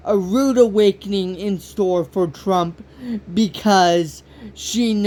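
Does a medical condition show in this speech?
Yes: cerebral palsy.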